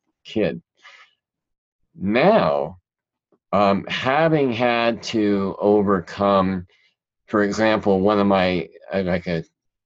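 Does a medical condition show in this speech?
Yes: cleft palate; present since childhood.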